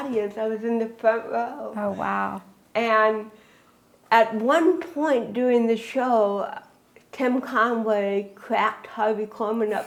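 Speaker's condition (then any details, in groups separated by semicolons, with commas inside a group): Cerebral palsy; present from birth, cervical spinal surgery C1 to C7, titanium neck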